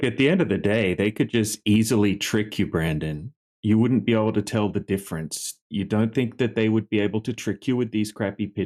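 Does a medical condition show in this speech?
No.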